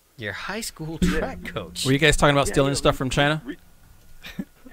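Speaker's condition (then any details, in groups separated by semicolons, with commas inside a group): No condition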